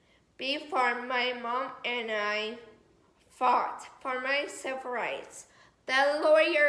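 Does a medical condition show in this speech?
Yes: cerebral palsy.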